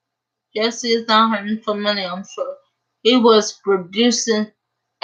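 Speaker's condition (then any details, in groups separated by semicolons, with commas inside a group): Cerebral palsy; uses a wheelchair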